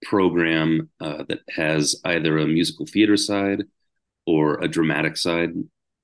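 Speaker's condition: No condition

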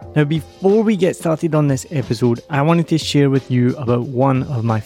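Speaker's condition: No condition

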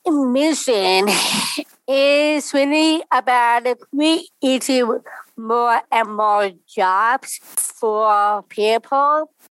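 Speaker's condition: Down syndrome; congenital

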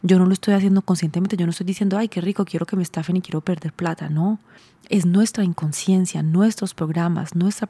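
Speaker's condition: No condition

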